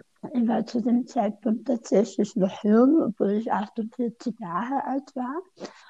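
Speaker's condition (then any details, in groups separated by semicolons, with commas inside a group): Tongue cancer surgery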